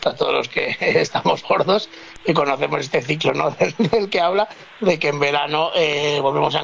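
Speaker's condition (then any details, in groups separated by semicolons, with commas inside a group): No condition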